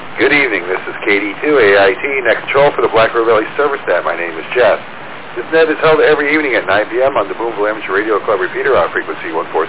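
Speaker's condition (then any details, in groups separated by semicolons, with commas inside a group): No condition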